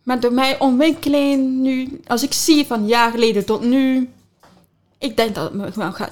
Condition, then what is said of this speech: Deafness. Dus daarom praat ik ook zo geweldig nu.